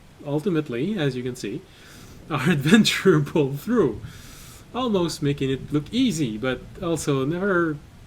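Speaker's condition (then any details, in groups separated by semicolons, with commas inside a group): No condition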